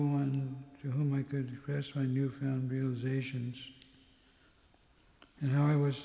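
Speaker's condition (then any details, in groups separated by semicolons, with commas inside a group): Parkinson's; tremor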